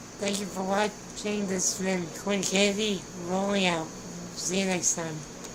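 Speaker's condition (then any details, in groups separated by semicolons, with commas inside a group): Spinal muscular atrophy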